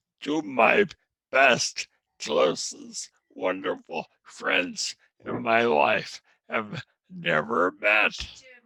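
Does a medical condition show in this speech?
Yes: traumatic brain injury; skull collapsed; recent injury, in recovery; could not speak after injury.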